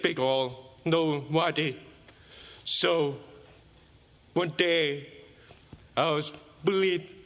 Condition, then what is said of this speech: Deafness. And she speaks. She's understood by most people.